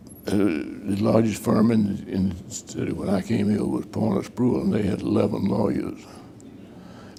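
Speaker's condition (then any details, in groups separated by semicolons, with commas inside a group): Parkinson's disease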